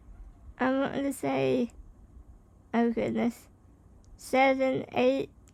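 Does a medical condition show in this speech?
Yes: spinal muscular atrophy type 2.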